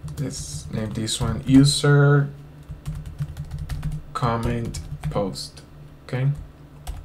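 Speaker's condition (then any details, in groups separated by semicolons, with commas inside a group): No condition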